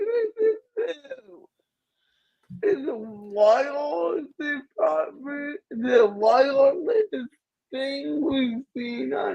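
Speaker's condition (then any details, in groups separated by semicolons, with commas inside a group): Cerebral palsy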